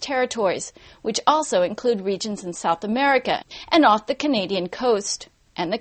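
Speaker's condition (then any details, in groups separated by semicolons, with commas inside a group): No condition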